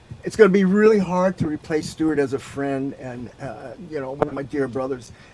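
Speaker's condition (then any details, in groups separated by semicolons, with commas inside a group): No condition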